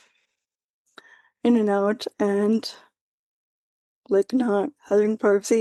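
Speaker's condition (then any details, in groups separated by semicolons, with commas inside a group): Quadriplegic cerebral palsy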